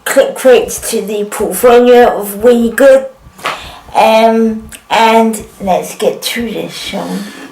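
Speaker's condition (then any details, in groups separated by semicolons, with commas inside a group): Cerebral palsy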